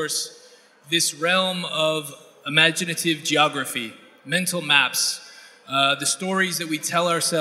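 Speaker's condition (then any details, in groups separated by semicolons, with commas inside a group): No condition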